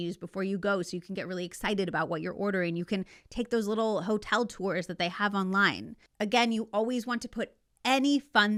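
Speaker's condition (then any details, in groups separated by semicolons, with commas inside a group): No condition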